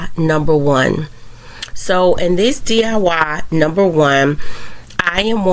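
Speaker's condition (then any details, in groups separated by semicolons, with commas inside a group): No condition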